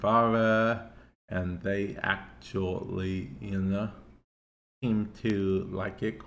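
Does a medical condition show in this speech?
Yes: cerebral palsy; affects speech to an extent.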